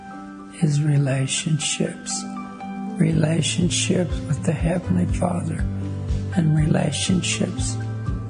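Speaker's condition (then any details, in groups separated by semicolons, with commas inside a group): ALS; wheelchair user; diagnosed 5 years ago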